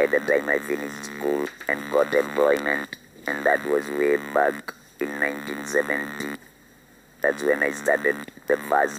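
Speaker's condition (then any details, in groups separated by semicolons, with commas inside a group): Larynx cancer, laryngectomy, speech-generating device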